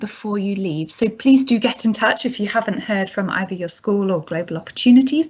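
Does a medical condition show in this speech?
No.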